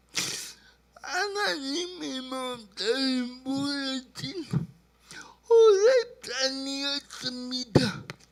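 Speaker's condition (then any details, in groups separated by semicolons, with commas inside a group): Brain lesion disability grade 1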